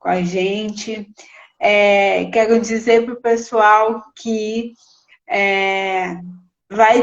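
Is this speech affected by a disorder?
Yes: cerebral palsy.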